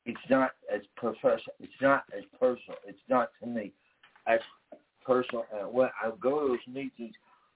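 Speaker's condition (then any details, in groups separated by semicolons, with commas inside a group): Damaged vocal cord; about 40 years since injury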